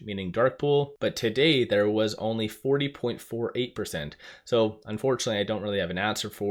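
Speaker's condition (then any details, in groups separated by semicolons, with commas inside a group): No condition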